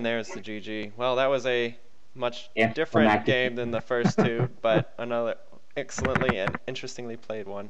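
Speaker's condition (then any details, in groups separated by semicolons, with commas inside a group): No condition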